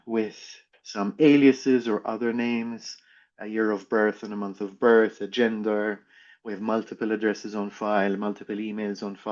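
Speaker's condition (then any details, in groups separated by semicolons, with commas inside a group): No condition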